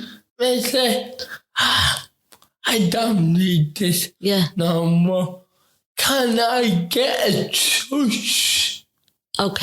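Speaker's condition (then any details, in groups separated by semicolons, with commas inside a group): Ataxic cerebral palsy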